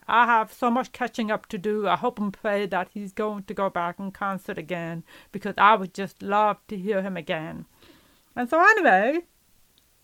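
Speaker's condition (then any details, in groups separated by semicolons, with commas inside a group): Profound deafness; profoundly deaf since earliest memory, legally blind from early 20s, 10% peripheral vision left; learned to speak with speech therapist help, therapy in elementary and high school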